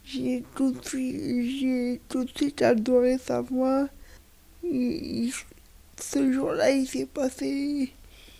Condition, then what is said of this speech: Cerebral palsy. Maman, moi c'est vrai que par rapport à des gens, à des gens valides, passer à la radio, ça me demande pas mal d'efforts au niveau articulation,